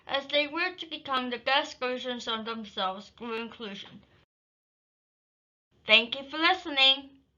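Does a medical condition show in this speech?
Yes: cerebral palsy; from birth.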